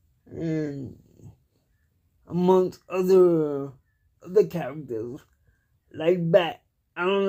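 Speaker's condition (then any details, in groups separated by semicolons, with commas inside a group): Cerebral palsy; cannot walk, uses wheelchair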